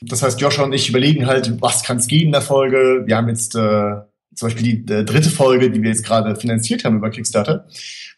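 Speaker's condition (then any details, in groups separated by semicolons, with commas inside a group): No condition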